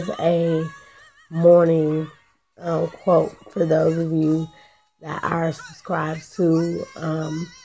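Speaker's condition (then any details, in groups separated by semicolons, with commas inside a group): Cerebral palsy, spastic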